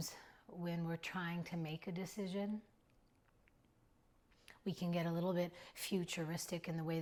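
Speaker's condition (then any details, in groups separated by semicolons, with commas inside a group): No condition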